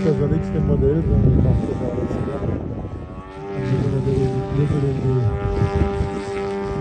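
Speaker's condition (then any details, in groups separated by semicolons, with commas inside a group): No condition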